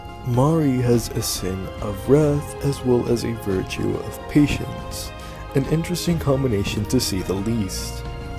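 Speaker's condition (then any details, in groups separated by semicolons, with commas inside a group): No condition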